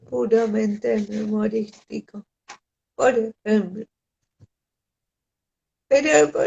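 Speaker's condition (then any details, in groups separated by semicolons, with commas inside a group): Cerebral palsy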